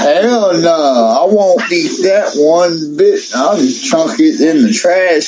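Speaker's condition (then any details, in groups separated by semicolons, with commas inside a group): Speech impediment; impediment clearly noticeable to listeners, speech hard to understand in played voicemail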